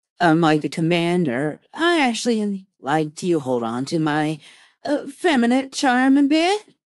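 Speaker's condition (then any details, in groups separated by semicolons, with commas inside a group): No condition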